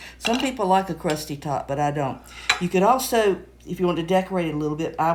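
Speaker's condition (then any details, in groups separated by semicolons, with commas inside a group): No condition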